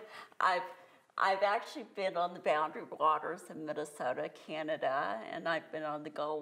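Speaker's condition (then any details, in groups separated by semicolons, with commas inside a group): Cerebral palsy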